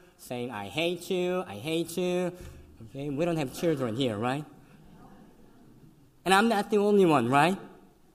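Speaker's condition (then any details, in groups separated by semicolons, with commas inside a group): Cleft lip and palate; congenital, severe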